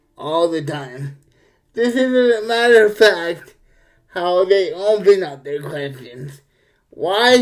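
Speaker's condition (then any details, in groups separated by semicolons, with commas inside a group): Cerebral palsy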